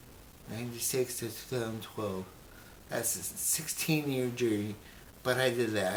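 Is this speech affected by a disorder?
Yes: brain injury; memory greatly affected.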